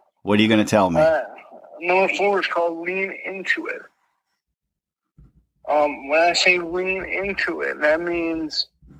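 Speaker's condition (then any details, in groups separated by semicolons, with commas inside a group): Mild cerebral palsy; speech impediment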